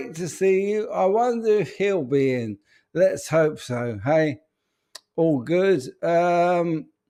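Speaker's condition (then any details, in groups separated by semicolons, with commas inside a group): ALS; speech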